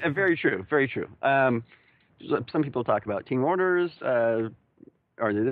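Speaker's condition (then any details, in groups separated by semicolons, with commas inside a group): No condition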